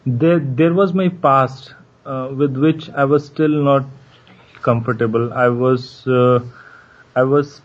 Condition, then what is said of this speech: Stuttering. Actually, now also, sometimes I stutter a lot.